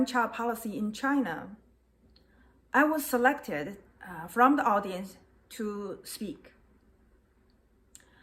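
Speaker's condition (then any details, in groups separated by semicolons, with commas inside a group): No condition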